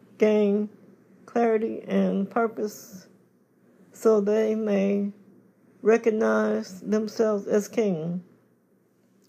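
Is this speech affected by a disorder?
Yes: cerebral palsy; cerebral palsy diagnosed at birth, confined to wheelchair, scoliosis, osteoporosis.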